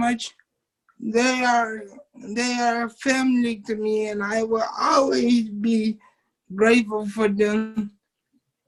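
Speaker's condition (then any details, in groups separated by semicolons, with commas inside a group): Cerebral palsy; uses wheelchair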